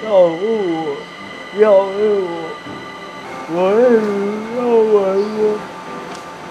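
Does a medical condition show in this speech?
Yes: cerebral palsy; speech impairment.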